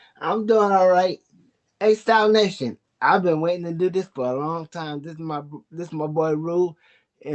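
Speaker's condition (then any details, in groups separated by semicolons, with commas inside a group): Cerebral palsy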